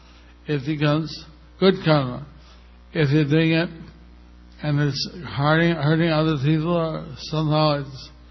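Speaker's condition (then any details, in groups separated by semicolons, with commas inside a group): Stroke with facial paralysis; undergoing therapy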